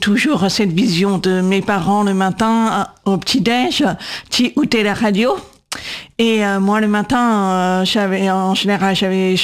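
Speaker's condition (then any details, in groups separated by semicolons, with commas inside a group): Congenital deafness, profound sensorineural deafness, cytomegalovirus; diagnosed around 18 months, severe, dropped at 8, left 120 db, right 90 db; 20 years speech therapy, initially three times weekly, learned speaking and voice control, AI misrecognizes speech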